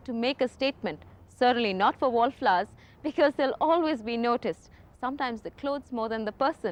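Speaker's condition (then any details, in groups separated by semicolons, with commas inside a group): No condition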